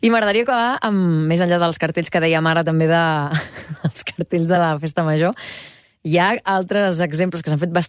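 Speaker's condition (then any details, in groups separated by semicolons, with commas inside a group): No condition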